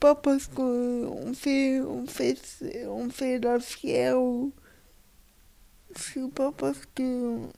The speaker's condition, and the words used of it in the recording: Cerebral palsy. Maman, moi c'est vrai que par rapport à des gens, à des gens valides, passer à la radio, ça me demande pas mal d'efforts au niveau articulation,